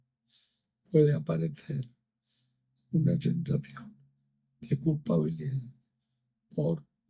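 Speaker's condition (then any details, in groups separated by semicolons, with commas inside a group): Amyotrophic lateral sclerosis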